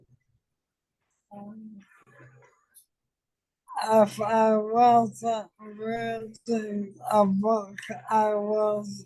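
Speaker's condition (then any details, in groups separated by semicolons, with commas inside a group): ALS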